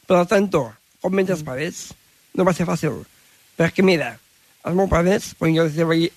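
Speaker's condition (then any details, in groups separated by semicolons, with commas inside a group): Down syndrome; expresses himself in own way and own words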